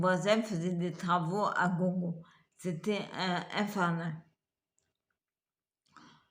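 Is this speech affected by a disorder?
Yes: multiple sclerosis; uses wheelchair.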